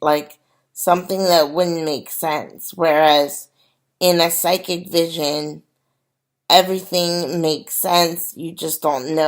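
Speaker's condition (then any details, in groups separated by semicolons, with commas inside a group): Cerebral palsy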